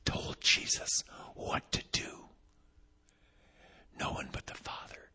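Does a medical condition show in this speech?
Yes: vocal cord paralysis, unilateral.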